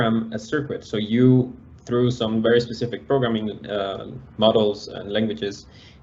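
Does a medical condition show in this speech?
No.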